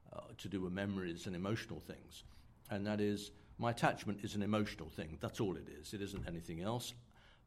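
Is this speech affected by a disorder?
No.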